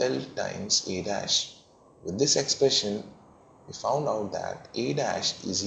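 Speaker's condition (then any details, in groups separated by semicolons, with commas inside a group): No condition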